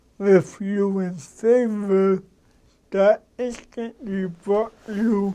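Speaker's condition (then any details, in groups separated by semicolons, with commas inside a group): Cerebral palsy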